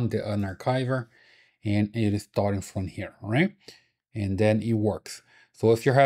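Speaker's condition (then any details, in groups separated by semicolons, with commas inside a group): No condition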